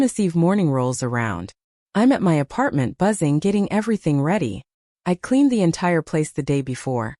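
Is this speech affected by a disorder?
No.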